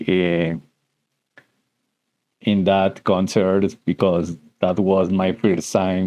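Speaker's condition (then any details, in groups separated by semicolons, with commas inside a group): No condition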